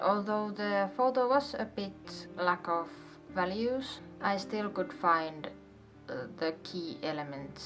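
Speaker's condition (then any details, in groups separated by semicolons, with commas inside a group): No condition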